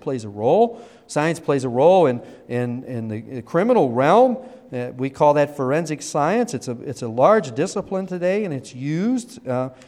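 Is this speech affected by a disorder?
No.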